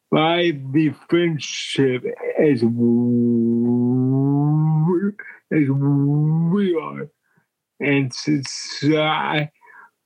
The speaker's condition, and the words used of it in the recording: Cerebral palsy. You speak slowly and deliberately